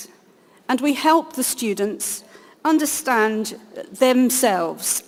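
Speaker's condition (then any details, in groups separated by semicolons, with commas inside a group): No condition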